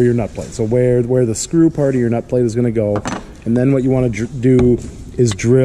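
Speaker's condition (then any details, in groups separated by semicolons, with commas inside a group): No condition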